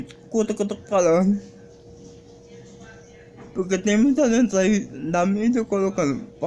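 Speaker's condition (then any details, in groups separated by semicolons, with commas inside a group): Cerebral palsy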